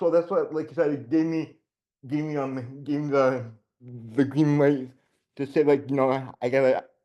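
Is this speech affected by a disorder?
Yes: generalized dystonia; generalized, childhood onset; since childhood.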